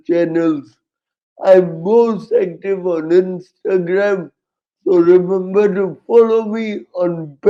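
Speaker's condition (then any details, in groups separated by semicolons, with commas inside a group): Cerebral palsy; present from birth, severe, mainly physical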